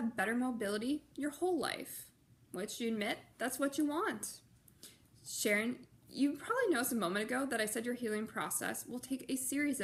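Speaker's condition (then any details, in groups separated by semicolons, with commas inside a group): No condition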